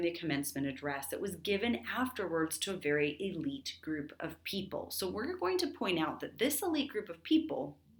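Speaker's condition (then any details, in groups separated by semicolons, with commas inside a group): No condition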